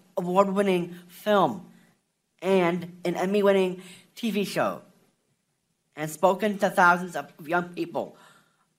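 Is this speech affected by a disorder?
Yes: Down syndrome; intellectual disability, processes information more slowly; testifying before Congress, recorded clip played on podcast.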